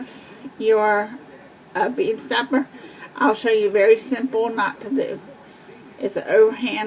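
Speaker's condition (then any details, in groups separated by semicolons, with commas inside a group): Cerebral palsy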